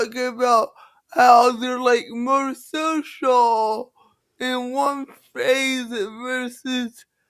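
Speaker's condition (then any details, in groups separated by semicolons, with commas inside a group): Cerebral palsy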